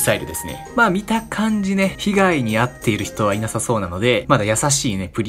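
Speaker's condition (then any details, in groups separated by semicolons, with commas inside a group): No condition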